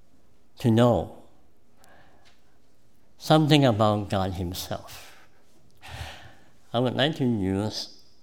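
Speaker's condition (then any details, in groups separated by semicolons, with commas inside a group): Cleft palate; congenital cleft palate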